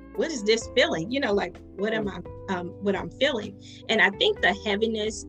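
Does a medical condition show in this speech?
No.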